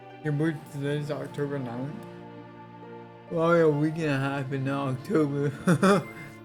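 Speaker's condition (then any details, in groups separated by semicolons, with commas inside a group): Cerebral palsy; affects legs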